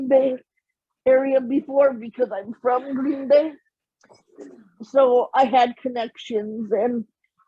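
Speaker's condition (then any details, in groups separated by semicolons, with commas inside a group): Cerebral palsy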